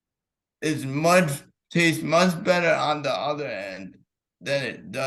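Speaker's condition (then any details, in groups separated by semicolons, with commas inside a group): Cerebral palsy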